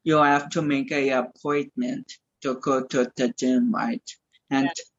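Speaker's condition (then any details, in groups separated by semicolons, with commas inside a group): Cerebral palsy; speech affected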